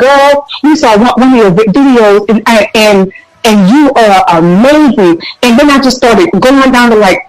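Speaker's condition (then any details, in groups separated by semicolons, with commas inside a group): Stutter; developmental stutter, onset at age 3; people took voice away because of stutter; repeated sounds, repeated words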